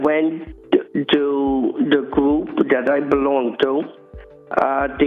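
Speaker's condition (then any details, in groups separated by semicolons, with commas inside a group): Cerebral palsy; from birth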